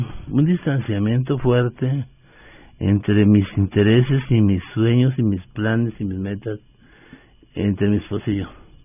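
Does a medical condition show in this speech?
Yes: Parkinson's disease; voice sometimes trembles, sometimes understood, sometimes not understood at all.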